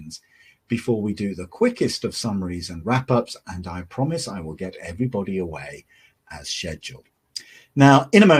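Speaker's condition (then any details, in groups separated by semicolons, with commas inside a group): No condition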